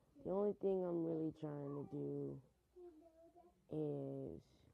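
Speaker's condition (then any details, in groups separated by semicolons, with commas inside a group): No condition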